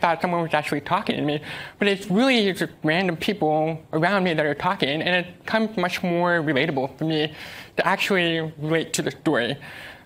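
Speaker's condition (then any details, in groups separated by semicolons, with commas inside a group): Deafness; uses American Sign Language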